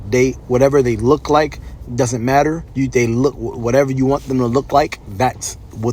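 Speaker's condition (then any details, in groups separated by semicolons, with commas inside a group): No condition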